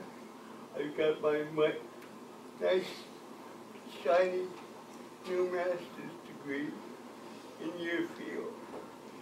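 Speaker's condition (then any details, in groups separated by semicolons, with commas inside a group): Cerebral palsy; from birth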